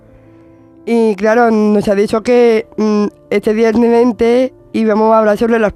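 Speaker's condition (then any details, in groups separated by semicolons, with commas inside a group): Down syndrome; intellectual disability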